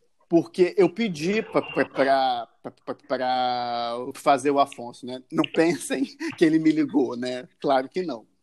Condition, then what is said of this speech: Stuttering. Que aí a pessoa rindo do gaguejar e acabou.